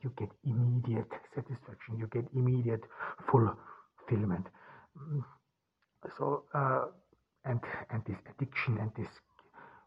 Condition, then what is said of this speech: Stuttering. However, and I will always like to record one, but of course, there are some issues like my stuttering and however,